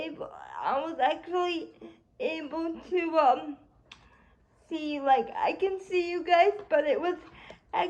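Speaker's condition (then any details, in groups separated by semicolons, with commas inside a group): Cerebral palsy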